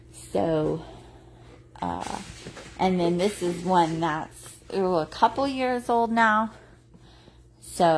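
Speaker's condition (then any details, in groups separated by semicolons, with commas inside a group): No condition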